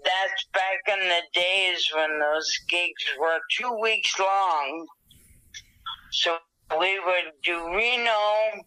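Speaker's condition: Dysarthria after stroke; hemorrhagic stroke in left thalamus, right-sided paralysis, wheelchair, hospitalized over a month, blood reabsorption takes 1-2 years; dysarthria from stroke, speech affected, no aphasia, cognition intact

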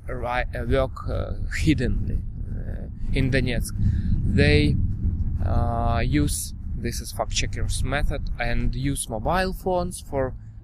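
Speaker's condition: No condition

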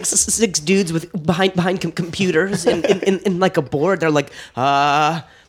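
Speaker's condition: Stutter; frequent word, phrase and part-word repetitions during conversation; repeats words, phrases and initial sounds; repeated sounds, repeated words, prolonged sounds

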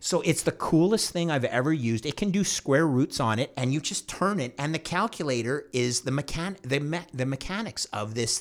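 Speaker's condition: No condition

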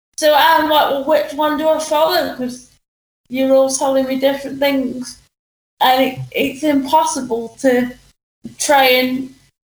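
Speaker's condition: Cerebral palsy; unable to stand, walk or sit independently, limited hand use

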